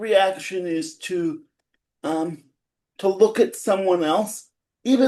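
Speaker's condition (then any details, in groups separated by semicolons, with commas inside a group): Cerebral palsy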